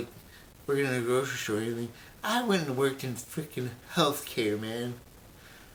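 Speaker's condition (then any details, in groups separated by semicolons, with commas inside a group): Brain injury; memory greatly affected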